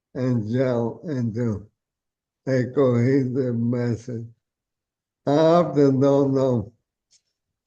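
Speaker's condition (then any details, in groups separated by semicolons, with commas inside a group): ALS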